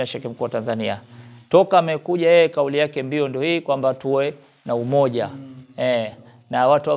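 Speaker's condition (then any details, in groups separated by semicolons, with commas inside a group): No condition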